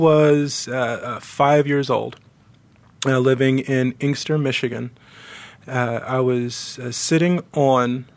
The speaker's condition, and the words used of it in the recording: Stuttering. My sister, once again, I had a severe, and still have, it'll come across every once in a while.